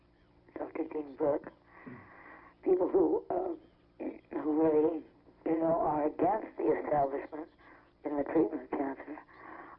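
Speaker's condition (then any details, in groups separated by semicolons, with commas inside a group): Laryngeal cancer; just out of hospital, surgery planned next week to remove tumor, throat and voice box, considering Laetrile in Mexico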